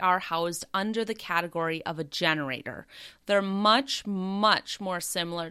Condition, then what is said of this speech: None; typical speech.